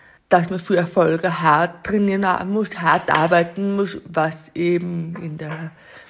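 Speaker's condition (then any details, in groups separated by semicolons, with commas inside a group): Deafness; learned to speak over time despite deafness, used sign language interpreter in earlier interview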